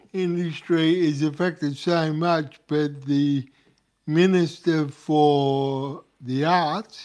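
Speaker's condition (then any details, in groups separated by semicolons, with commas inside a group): Cerebral palsy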